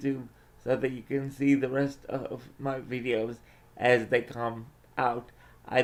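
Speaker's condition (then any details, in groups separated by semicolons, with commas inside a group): Cerebral palsy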